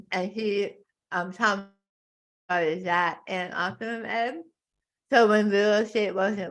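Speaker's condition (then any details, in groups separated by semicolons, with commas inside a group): Tongue cancer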